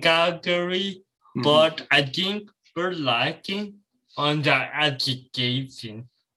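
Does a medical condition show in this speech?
Yes: cerebral palsy.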